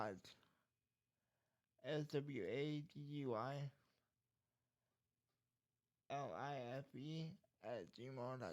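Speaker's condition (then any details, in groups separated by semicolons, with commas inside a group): Cerebral palsy; speech problem from condition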